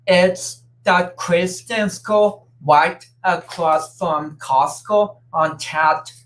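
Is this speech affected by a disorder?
Yes: cerebral palsy; umbilical cord slightly wrapped around neck.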